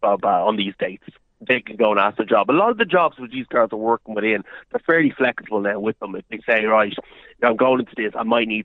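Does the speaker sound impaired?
No.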